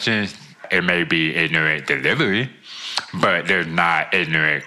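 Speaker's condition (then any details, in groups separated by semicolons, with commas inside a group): Deafness; born with profound hearing loss, wears hearing aids since childhood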